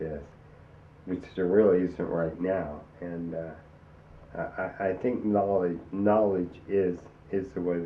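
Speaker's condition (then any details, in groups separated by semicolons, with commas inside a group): ALS; onset in arms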